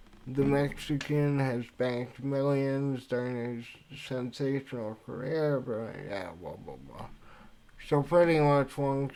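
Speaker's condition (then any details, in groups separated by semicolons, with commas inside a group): Cerebral palsy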